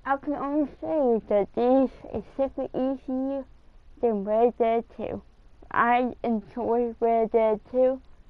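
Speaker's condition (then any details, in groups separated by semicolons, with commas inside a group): Cerebral palsy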